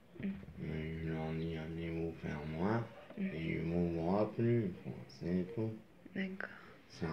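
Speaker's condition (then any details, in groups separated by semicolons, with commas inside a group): Traumatic brain injury; moped accident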